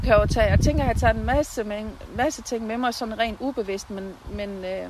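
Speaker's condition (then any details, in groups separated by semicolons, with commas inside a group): No condition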